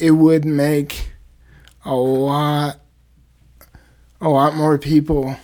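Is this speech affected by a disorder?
Yes: cerebral palsy; spastic quadriplegic, all four limbs impaired, oxygen lack at birth, motor brain area damaged, diagnosed age 3; age 26, 23 years since diagnosis, lot of muscle tension, spasms, full sensation.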